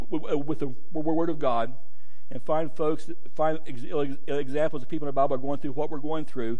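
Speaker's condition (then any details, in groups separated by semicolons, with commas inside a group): Stuttering; struggled with it for a while, adults at gadsdale said stutter barred preaching; worse when tired, later in the day; repeated sounds, repeated words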